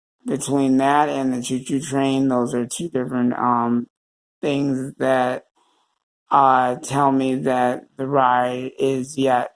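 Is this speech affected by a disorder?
Yes: cerebral palsy.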